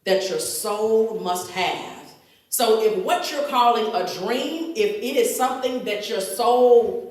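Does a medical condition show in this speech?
No.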